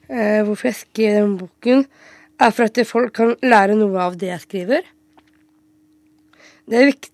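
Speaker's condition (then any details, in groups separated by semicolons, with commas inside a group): Down syndrome; congenital, present from birth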